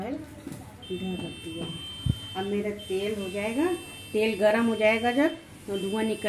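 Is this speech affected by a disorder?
No.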